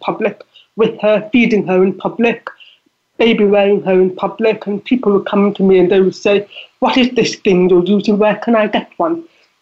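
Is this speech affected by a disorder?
Yes: deafness; deafness audible in voice.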